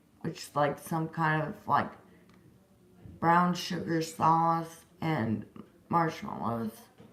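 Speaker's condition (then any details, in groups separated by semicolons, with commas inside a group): Disability causing slurred speech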